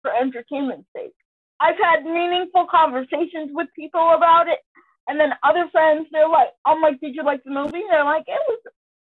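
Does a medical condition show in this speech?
Yes: cerebral palsy; born 26 weeks premature, amputee, full-time wheelchair user, intellectual disability, full-time and part-time aides.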